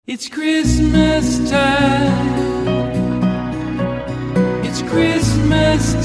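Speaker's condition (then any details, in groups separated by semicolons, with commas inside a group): No condition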